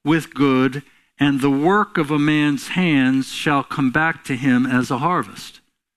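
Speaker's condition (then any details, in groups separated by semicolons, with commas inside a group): No condition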